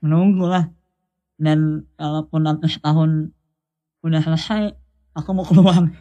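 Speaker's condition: Cleft lip (sumbing); voice affected

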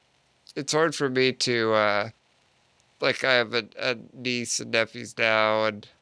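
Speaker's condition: Duchenne muscular dystrophy

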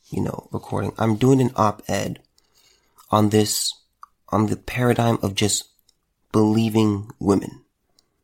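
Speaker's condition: No condition

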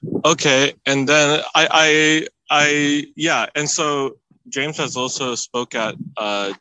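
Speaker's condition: Stuttering; stuttering since at least high school; repeated sounds

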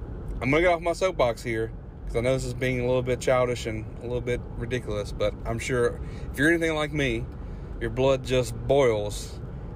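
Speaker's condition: No condition

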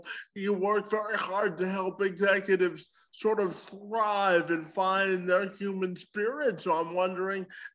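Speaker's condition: Spastic quadriplegia cerebral palsy

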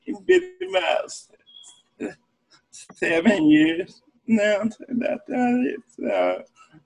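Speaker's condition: Cerebral palsy; therapists involved in upbringing

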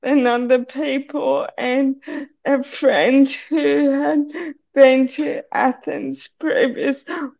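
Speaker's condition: Cerebral palsy; needs hand to hold on steep stairs

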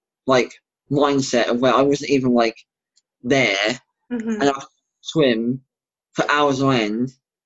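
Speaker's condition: Bilateral cleft lip and palate; congenital, severe

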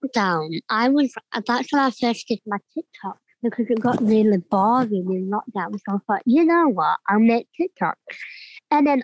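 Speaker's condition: Cleft palate; congenital

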